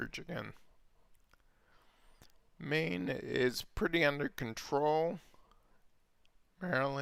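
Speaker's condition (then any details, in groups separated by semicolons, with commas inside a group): Multiple sclerosis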